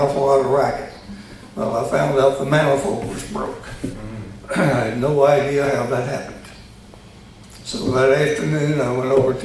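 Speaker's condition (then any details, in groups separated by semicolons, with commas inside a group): Tongue cancer surgery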